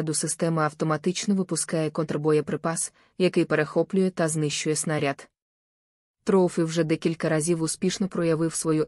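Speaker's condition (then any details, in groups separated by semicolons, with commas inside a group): No condition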